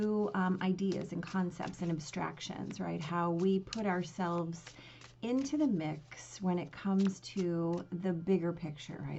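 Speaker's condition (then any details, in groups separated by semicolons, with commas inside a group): No condition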